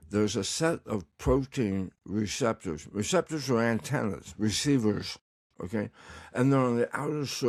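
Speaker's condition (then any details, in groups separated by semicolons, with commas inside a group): Tongue cancer; recovering, tongue exercises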